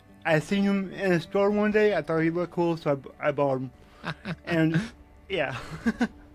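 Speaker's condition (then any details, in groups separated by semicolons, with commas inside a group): Cerebral palsy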